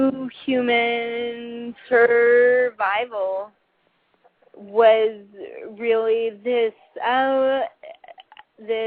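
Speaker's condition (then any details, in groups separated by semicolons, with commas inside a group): Cerebral palsy; muscle spasms including speech muscles, handwriting affected; stutters from speech muscle spasms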